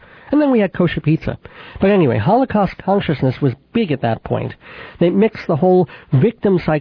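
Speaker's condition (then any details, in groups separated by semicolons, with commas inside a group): Cleft palate with lisp; mild residual lisp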